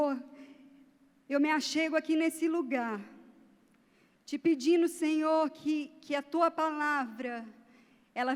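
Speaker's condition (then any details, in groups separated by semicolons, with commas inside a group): No condition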